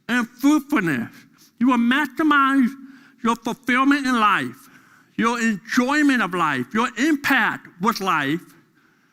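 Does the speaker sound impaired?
Yes: deafness; deaf during school years.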